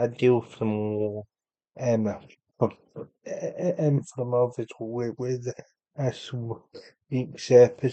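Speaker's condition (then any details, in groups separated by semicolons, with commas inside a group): Cerebral palsy; unable to walk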